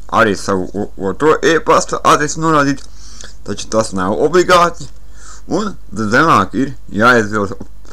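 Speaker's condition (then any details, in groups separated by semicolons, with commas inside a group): Cerebral palsy; since birth; speech not very clear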